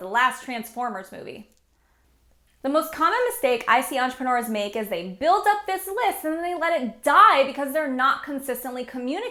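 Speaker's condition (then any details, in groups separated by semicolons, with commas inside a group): No condition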